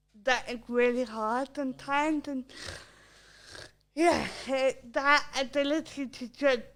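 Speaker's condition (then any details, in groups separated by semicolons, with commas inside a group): Cerebral palsy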